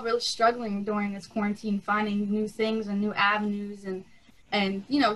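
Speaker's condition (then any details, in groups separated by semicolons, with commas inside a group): No condition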